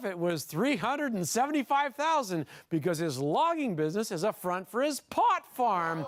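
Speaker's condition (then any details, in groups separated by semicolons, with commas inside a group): No condition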